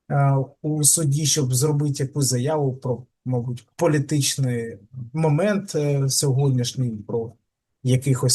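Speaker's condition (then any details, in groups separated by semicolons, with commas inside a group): No condition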